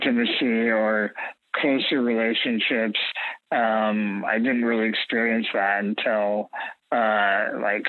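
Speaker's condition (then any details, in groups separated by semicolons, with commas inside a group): Spinal muscular atrophy type 2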